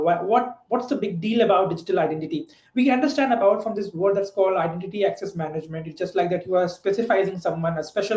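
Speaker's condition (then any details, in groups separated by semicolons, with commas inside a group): No condition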